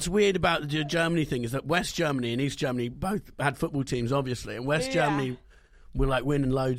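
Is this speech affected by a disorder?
No.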